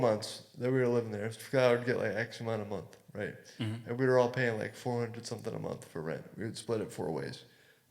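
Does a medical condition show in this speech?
Yes: cerebral palsy.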